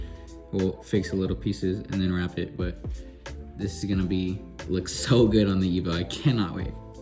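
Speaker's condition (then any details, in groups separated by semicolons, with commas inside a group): No condition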